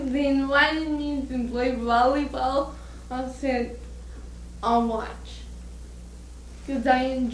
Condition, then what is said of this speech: Cerebral palsy. And when I get excited, I shouldn't really talk because then I really, and nobody understands me.